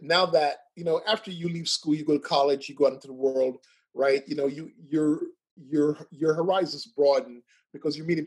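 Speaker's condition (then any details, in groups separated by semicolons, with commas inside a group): Stuttering; developmental stuttering present since birth, runs in mother's side of family; certain scripted words triggered stuttering at past sales job, changed words and improvised to avoid; repeated words, prolonged sounds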